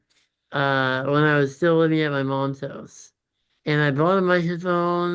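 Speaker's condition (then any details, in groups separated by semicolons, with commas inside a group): Congenital muscular dystrophy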